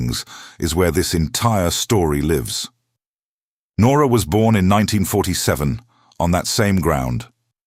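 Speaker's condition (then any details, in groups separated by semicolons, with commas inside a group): No condition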